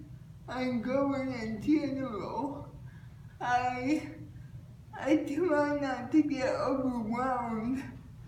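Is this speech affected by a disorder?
Yes: cerebral palsy.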